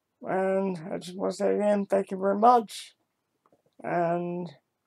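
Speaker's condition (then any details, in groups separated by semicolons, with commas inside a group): Cerebral palsy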